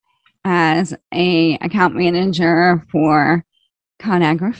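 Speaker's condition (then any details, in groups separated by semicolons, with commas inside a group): ALS, slow progressing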